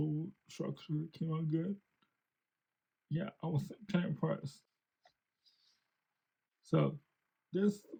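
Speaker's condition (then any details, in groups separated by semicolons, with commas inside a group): Cerebral palsy; since birth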